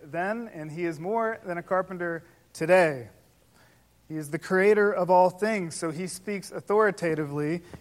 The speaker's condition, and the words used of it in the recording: None; typical speech.